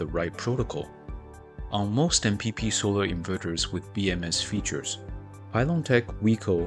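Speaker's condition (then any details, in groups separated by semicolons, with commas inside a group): No condition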